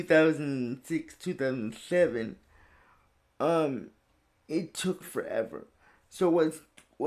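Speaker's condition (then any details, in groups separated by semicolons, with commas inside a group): Cerebral palsy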